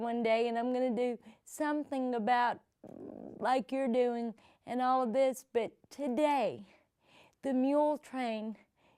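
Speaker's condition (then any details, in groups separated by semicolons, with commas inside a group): Cerebral palsy; present from birth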